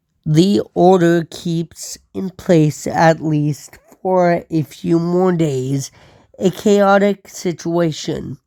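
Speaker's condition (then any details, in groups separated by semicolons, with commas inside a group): Cerebral palsy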